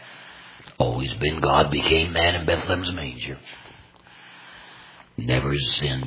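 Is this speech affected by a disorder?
Yes: total laryngectomy; complete laryngectomy for larynx cancer, voice prosthesis.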